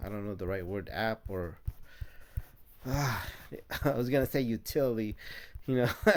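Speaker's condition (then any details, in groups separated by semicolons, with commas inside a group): No condition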